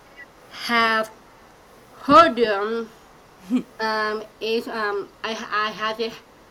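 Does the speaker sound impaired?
Yes: Down syndrome; present since birth.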